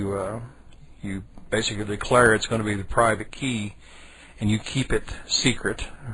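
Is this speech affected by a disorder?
No.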